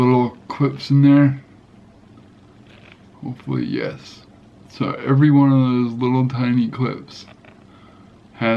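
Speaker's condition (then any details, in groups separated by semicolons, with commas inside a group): Cerebral palsy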